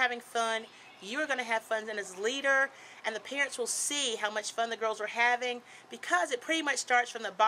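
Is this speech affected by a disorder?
No.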